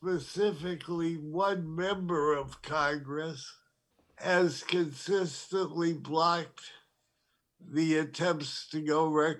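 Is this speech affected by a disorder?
Yes: Parkinson's disease; uses medical cannabis for tremor relief.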